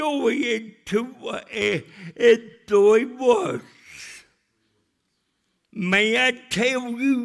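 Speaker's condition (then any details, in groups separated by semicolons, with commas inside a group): Cerebral palsy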